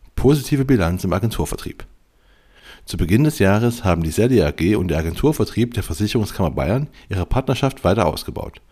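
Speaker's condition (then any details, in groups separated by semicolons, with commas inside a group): No condition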